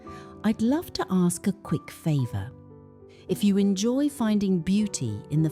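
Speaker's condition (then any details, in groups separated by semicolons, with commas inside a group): No condition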